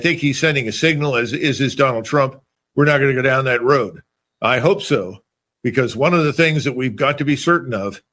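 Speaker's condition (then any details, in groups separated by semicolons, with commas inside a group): No condition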